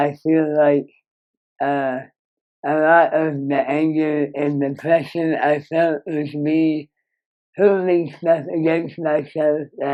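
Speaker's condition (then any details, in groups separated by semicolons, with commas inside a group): Moebius syndrome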